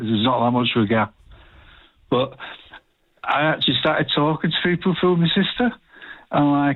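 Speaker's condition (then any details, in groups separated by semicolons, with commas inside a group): Parkinson's disease; hereditary form, long-standing, degenerative, will never get better; uses walker, thrown off balance on ramp, risk of falling, cannot physically do former tasks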